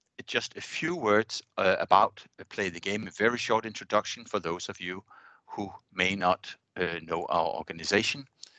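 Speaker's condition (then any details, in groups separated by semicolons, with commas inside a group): No condition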